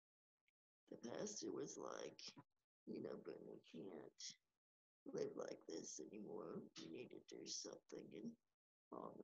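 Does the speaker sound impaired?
Yes: cerebral palsy; from birth, fever after birth, moved to Stillwater Oklahoma, diagnosed soon after, hip surgery around 11.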